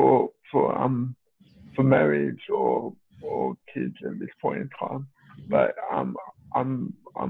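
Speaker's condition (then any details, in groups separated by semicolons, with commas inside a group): Cerebral palsy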